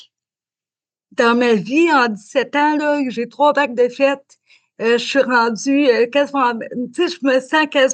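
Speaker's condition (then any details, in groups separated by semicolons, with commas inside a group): Cerebral palsy; spastic diplegic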